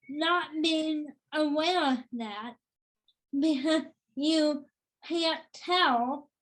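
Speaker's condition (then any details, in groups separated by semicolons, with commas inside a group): Cerebral palsy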